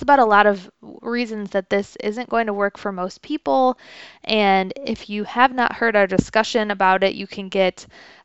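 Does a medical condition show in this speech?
No.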